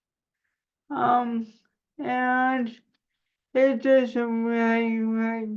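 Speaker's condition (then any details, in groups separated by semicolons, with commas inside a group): Cerebral palsy; spasticity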